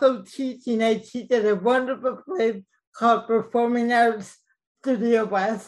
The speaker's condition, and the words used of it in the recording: Cerebral palsy. And as a result, I have cerebral palsy, which is a neurological disorder that mildly affects my speech and gait.